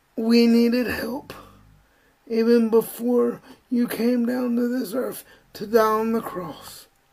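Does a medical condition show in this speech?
Yes: spastic cerebral palsy; uses wheelchair.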